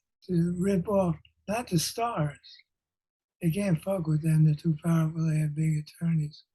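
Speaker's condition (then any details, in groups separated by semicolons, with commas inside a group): Parkinson's disease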